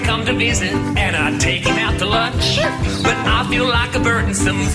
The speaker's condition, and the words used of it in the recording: No condition.